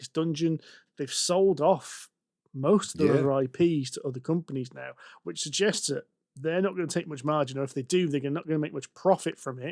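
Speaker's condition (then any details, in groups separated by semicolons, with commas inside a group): No condition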